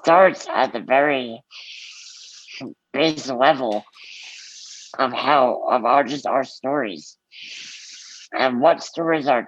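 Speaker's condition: Muscular dystrophy; from birth, collagen 6a3 mutation, floppy hands and feet, diagnosed at 4, type found at 25; good public speaker, public speaking for over two thirds of life

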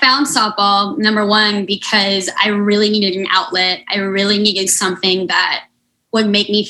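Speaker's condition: Unilateral cleft lip and palate, severe

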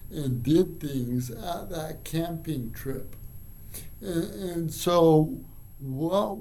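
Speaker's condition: Cerebral palsy; from birth

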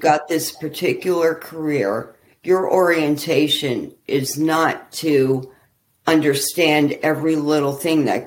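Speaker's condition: ALS; expects progression

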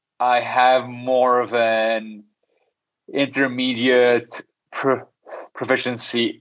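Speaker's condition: Stutter; stutter since childhood, stutters in six languages: English, French, Spanish, Arabic, Portuguese, Armenian; audible stutter during interview; no stuttering when singing, avoided speaking for years out of fear, later joined Toastmasters and debating club; repeated sounds, prolonged sounds, blocks

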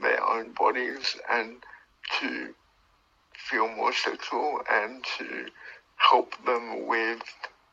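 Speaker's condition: Cerebral palsy; died twice at birth

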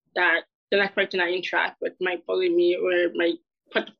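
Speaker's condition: Deafness; childhood speech therapists

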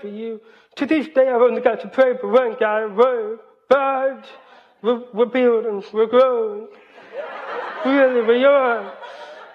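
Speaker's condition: Hearing loss, cochlear implant; doctors predicted poor speech at age 5

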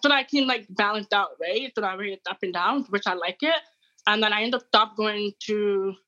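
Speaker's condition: Deafness (hard of hearing); hears well

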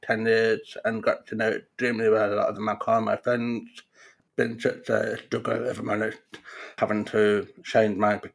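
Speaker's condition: Profound deafness; diagnosed at 18 months

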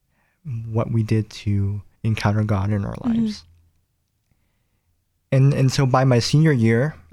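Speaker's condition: Cleft palate; nose and lip

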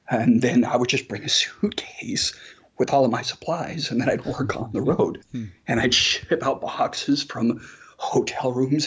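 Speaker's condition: Spasmodic dysphonia; voice changes began about 10 years ago, progressively worse over following year, many doctors missed diagnosis; vocal cords break open when speaking, breathy on certain syllables, can still communicate and be heard

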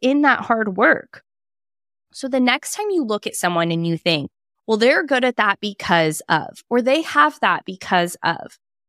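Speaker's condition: No condition

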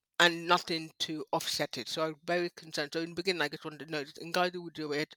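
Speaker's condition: High-frequency hearing loss, speech impediment, mild; mild lifelong speech impediment, cannot pronounce certain words often starting with ch, never heard

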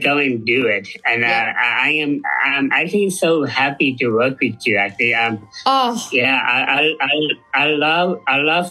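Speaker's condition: Down syndrome; intellectual disability

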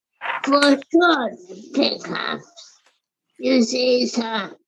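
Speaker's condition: Primary lateral sclerosis; about 20 years, age 80, falls, poor walking, wheelchair, diagnosed by Dr. Macken; progressing, physical and occupational therapy, ALS clinic, ALS Association Philadelphia support; slurred speech, swallowing difficulty at first exam by Dr. Levitz, Lehigh Neurology, speech later forced quitting

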